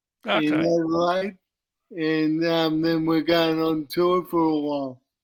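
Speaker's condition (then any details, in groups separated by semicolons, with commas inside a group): Cerebral palsy; uses wheelchair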